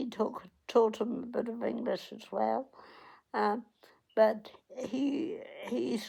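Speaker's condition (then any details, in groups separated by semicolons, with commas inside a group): Cerebral palsy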